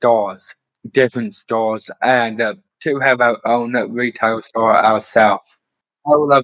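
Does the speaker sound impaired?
Yes: Down syndrome; later diagnosed with autism.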